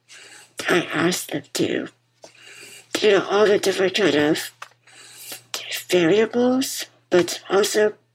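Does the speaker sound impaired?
Yes: muscular dystrophy; BiPAP machine audible while talking.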